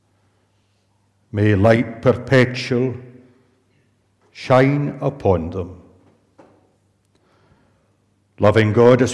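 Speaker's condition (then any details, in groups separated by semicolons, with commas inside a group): No condition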